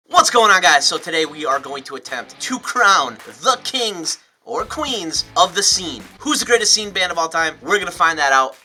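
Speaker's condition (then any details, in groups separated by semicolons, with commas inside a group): No condition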